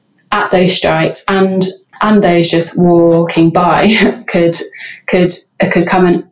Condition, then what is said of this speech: Stuttering. You may notice that one of our guests today has a stammer.